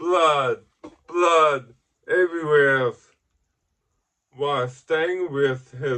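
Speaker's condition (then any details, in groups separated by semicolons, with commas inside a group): Ataxic cerebral palsy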